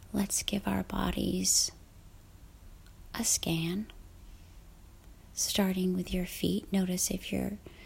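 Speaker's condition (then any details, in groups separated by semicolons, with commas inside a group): No condition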